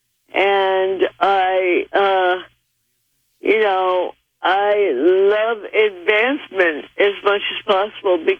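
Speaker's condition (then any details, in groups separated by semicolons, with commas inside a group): Cerebral palsy; twin sister unaffected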